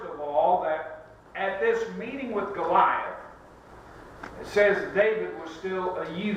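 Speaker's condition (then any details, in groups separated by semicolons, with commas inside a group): No condition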